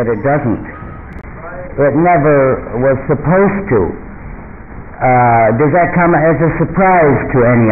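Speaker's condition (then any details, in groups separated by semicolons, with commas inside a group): No condition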